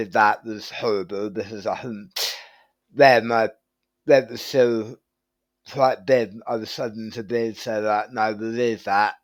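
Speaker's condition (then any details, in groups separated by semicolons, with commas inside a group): Tongue cancer surgery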